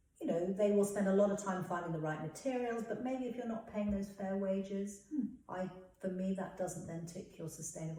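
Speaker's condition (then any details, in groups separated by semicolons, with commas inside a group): No condition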